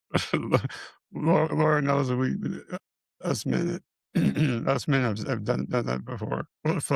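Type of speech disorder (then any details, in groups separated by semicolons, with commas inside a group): Dysarthria; multiple system atrophy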